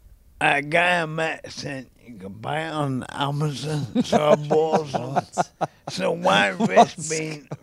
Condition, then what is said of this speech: ALS (motor neuron disease). You know, apart from the voice, I'm doing all right.